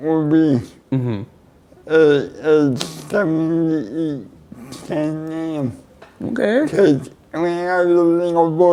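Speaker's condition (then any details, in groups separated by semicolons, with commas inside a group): Cerebral palsy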